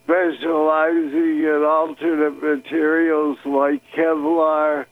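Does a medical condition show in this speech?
Yes: Parkinson's disease; reduced neurotransmitters, possibly genetic and Akron Ohio tire factory water pollution; uses cannabis products with THC and CBD since diagnosis, after Dr. Meshulam's work in Israel; slow or halting, sounds as before to own ear on playback.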